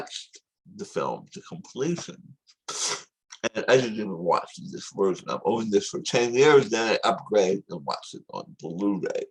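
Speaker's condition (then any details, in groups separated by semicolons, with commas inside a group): Tongue cancer surgery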